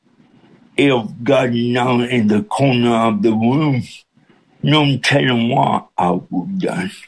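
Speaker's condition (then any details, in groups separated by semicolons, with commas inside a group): Cerebral palsy with speech impediment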